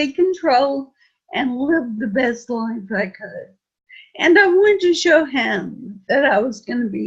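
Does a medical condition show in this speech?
Yes: Friedreich's ataxia; difficulty drinking and swallowing.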